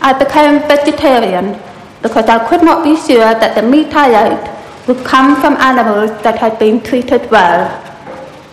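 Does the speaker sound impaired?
Yes: profound deafness; without speech at 2.5 years, mother taught basic speech before school, Mary Hare School for deaf.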